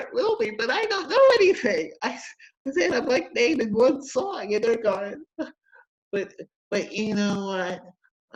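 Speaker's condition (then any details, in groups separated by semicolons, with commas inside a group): Cerebral palsy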